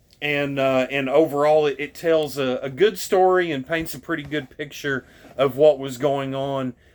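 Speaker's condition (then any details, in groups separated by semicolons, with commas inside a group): No condition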